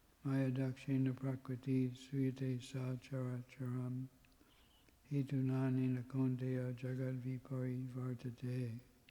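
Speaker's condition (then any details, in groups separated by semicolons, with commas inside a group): Parkinson's; tremor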